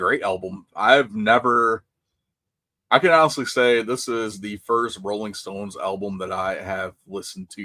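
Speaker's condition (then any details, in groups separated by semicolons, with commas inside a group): No condition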